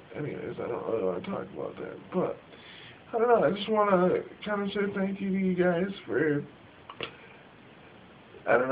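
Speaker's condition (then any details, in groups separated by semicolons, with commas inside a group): Cerebral palsy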